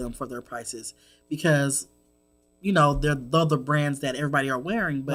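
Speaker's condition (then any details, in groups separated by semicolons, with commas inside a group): No condition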